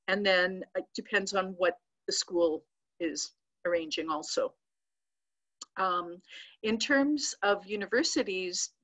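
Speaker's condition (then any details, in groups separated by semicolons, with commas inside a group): No condition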